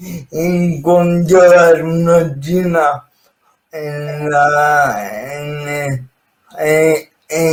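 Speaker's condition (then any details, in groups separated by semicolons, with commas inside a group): Cerebral palsy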